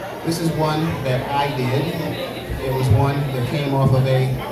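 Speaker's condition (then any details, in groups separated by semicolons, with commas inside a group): No condition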